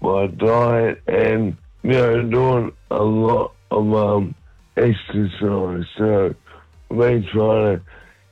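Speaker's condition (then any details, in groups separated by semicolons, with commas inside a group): Motor neurone disease; diagnosed shortly before a radio visit about a month ago; symptoms reported stable, attributed to diet and regular exercise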